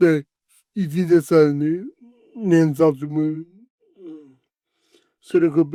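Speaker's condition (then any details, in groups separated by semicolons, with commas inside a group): Cerebral palsy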